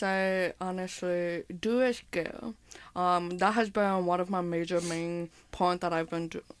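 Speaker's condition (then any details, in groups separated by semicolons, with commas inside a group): Hearing impairment with speech impairment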